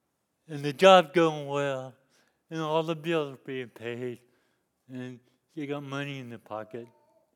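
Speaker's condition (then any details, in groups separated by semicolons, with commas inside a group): Cerebral palsy; lifelong disability since youth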